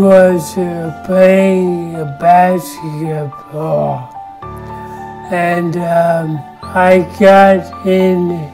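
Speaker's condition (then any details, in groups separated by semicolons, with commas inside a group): ALS; speech onset; losing clear speech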